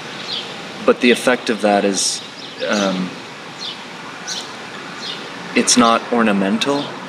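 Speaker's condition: No condition

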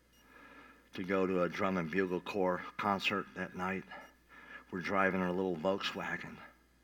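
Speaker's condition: Cleft palate; not expected to survive first week

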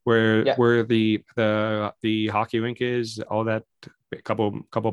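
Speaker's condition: Stutter; childhood onset stutter and lisp, speech therapy Grade 1 to 8, new therapist Grade 9; stutter persists at 40, lisp partly overcome, bad stutter moments edited out of podcast; some lisp, therapy taught monotone voice, later worked on inflection, no stutter singing; repeated sounds, repeated words

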